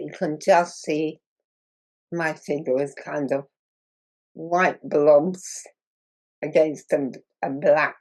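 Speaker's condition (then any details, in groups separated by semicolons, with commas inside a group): Muscular dystrophy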